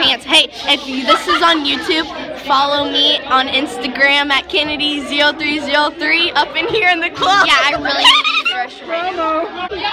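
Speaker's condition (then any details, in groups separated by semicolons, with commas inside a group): No condition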